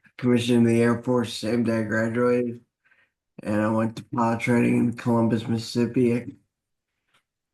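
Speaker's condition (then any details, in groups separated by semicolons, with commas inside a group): Traumatic brain injury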